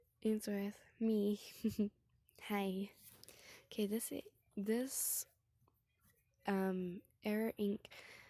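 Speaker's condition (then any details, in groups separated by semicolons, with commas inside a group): No condition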